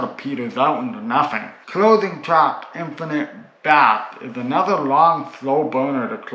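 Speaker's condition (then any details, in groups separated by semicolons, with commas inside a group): Cerebral palsy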